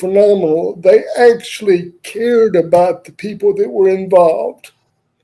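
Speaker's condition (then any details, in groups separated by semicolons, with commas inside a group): Cerebral palsy; wheelchair user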